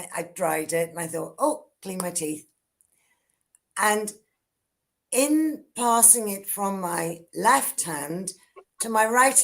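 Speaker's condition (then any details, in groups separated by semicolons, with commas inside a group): No condition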